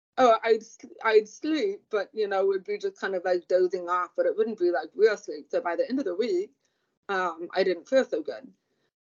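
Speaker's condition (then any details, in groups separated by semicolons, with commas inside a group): Profound deafness; profound deafness since age two from meningitis, about 90% hearing lost, vestibular loss, relearned walking; communicates with speech and lip reading, masked speakers add difficulty; relearned speaking and lip reading after childhood deafness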